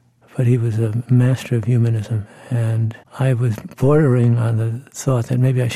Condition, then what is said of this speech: Parkinson's disease. I used to have a decent voice. Now it's kind of fuzzy.